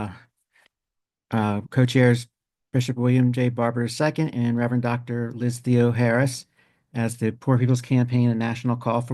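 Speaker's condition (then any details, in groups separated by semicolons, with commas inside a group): No condition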